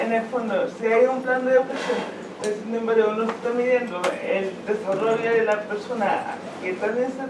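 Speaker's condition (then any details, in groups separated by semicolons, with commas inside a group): Cerebral palsy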